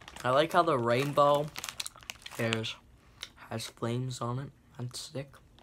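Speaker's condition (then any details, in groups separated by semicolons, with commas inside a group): No condition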